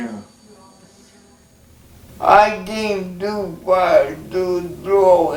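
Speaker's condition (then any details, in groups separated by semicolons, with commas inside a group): Cerebral palsy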